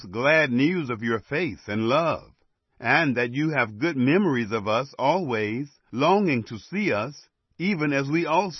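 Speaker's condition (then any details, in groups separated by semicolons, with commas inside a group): No condition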